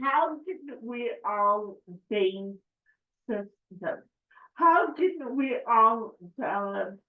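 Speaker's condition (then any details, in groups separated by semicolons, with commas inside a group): Cerebral palsy; affects speech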